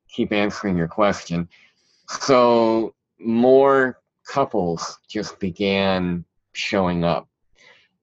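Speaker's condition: Cleft palate; present since childhood

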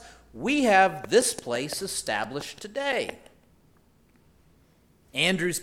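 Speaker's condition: No condition

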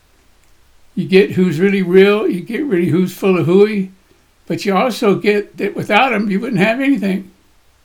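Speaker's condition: Parkinson's disease; Parkinson's getting in the way a little, daily cardio and gym workouts

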